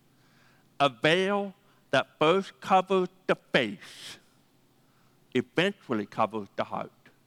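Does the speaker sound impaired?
Yes: deafness; needs names repeated several times.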